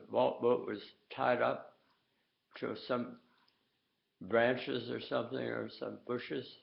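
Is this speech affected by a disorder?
Yes: tongue cancer.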